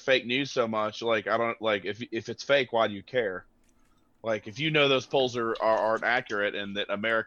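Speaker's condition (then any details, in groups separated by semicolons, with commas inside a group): No condition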